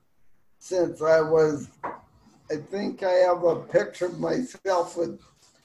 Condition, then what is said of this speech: Cerebral palsy. Hopefully it sounds a lot better now than it did before.